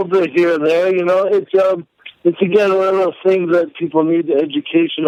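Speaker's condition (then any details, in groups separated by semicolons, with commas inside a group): Cerebral palsy; speech may sound intoxicated to listeners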